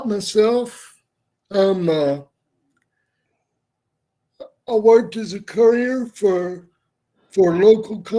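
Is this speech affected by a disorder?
Yes: cerebral palsy; wheelchair user.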